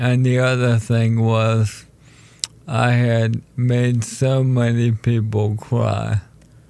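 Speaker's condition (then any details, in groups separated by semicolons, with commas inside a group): ALS; told condition is terminal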